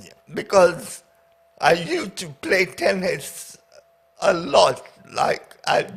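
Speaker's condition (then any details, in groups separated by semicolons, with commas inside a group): Paraplegia with essential tremor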